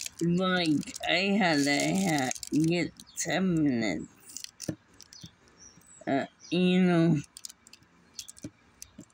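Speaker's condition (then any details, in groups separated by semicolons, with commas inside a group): Muscular dystrophy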